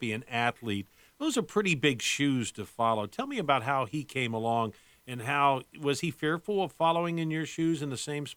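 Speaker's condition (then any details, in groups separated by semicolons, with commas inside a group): No condition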